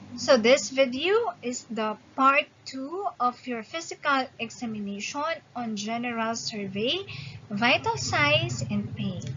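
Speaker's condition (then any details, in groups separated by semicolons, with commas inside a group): No condition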